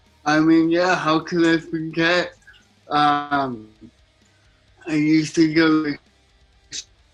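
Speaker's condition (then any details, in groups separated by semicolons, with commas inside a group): Cerebral palsy; paralyzed left hand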